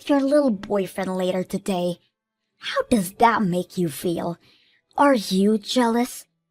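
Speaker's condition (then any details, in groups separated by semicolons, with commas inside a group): No condition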